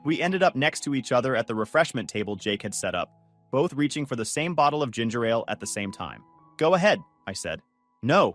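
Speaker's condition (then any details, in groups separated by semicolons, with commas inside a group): No condition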